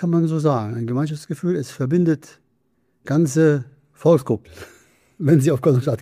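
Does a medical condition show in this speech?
Yes: Parkinson's disease; speech therapy trains facial muscles against freezing face and speech against decline, going well.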